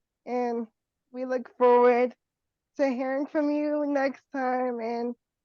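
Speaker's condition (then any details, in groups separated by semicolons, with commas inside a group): Cerebral palsy; wheelchair user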